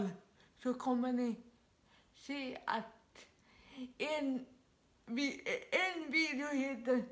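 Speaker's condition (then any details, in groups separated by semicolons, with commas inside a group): Dyskinetic cerebral palsy; severe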